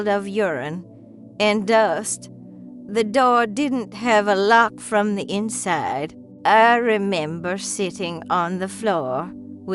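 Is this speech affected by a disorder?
No.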